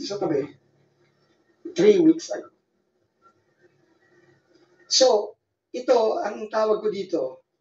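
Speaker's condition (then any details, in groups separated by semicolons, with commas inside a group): No condition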